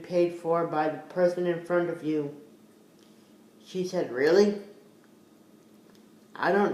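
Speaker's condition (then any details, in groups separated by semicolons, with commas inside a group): Cerebral palsy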